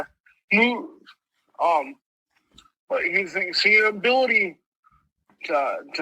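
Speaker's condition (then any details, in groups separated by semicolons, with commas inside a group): Mild cerebral palsy; speech impediment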